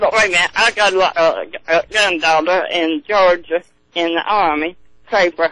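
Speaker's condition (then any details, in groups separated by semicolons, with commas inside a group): Stroke; stroke 13 years ago in West Virginia, severe at onset, given up to die, recognized no one for 3 days; later tests reportedly normal, still drives, sometimes feels bad; asks listeners to bear with speech because of stroke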